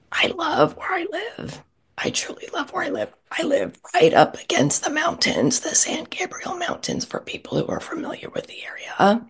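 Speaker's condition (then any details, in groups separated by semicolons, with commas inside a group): Spasmodic dysphonia; neurological voice disorder, onset at speaking panel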